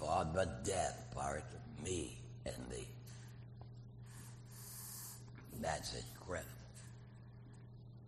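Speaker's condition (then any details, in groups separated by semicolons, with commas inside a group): Laryngectomy; total laryngectomy after cancer recurrence, voice prosthesis, prior radiation and chemotherapy, liquid diet during treatment; speaking and preaching through voice prosthesis; artificial voice via prosthesis, like a kazoo, earlier could barely whisper, voice much better now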